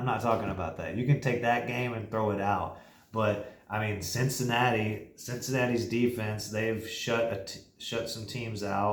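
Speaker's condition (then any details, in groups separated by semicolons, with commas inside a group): No condition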